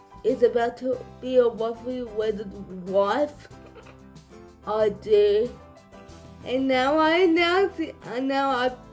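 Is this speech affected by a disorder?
Yes: cerebral palsy.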